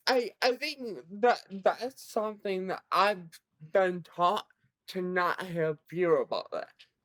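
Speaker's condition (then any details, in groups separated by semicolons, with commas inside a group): Cerebral palsy; present from birth, severe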